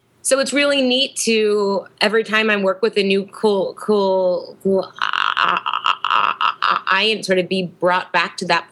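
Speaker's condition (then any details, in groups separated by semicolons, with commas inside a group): Stuttering; very covert until 6-7 years ago, therapy with Catherine Montgomery, American Institute for Stuttering; occasionally gets really stuck, particularly hard blocks, mostly less physical effort, stuttering amount unchanged; repeated words, prolonged sounds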